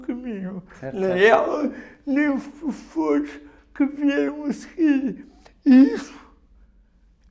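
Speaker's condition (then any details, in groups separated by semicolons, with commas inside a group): Cerebral palsy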